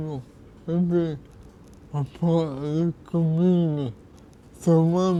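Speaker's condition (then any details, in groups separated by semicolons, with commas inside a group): Cerebral palsy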